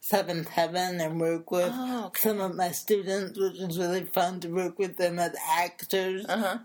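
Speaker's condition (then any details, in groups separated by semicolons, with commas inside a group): Cerebral palsy; affects speech, improved with speech therapy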